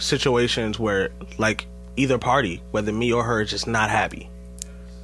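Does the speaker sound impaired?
No.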